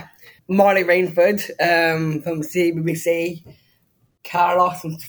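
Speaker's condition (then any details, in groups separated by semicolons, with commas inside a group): Down syndrome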